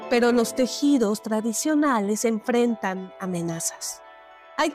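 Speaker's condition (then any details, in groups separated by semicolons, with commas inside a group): No condition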